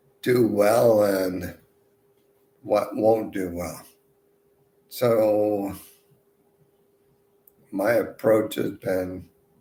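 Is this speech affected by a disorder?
Yes: multiple sclerosis.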